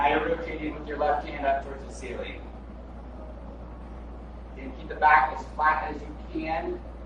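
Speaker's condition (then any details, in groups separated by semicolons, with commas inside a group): No condition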